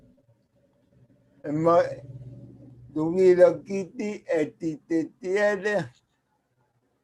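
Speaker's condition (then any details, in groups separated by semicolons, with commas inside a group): Cerebral palsy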